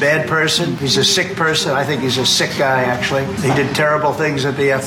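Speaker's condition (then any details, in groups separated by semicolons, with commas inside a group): No condition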